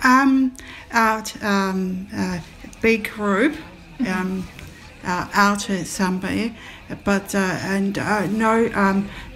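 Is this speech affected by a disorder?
Yes: Broca's aphasia; stroke at age 50, Broca's aphasia diagnosed three months later, at first only son Sam's name; nearly 7 years since stroke, says much more now, talked for 44 minutes in interview; trouble finding and saying words, understands speech at speed, reads but not dense books, relearned sounds one at a time.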